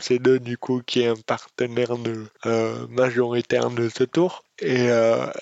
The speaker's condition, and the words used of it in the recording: Dystonia. Donc en fait, la lystonie, c'est euh, une maladie neurologique qui entraîne pour moi euh, un trouble musculaire et de l'éloquence.